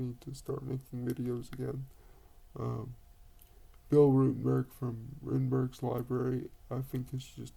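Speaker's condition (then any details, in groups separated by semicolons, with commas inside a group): Cerebral palsy; quadriplegic; body slowing down, slower processing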